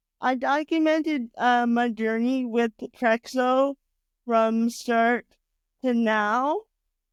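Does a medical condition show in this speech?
Yes: cerebral palsy.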